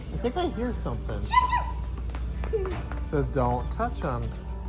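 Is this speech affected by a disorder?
No.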